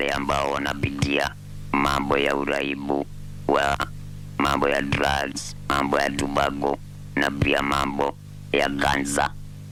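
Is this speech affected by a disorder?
Yes: throat cancer; survivor.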